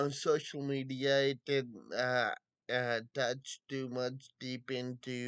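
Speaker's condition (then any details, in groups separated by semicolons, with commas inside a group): Friedreich's ataxia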